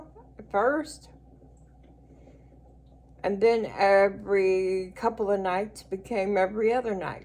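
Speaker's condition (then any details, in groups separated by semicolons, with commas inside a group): Cerebral palsy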